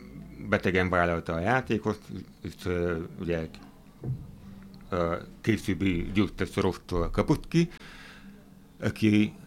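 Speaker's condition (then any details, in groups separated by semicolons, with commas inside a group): Hearing impairment; hard of hearing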